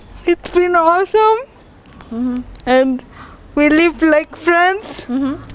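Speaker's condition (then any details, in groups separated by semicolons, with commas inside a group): Cerebral palsy; from birth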